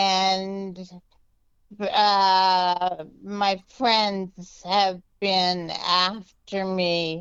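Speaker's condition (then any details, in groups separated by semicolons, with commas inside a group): Multiple sclerosis; diagnosed at age 17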